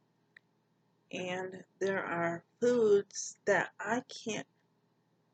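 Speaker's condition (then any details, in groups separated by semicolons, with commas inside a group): Cerebral palsy; poor balance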